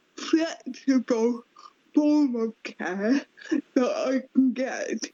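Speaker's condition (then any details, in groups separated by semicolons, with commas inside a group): Cerebral palsy; affects speech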